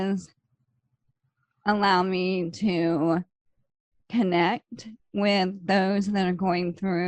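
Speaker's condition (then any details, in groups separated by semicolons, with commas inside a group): ALS; slow progressing form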